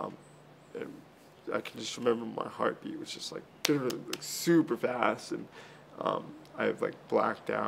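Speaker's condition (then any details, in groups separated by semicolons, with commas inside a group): Cerebral palsy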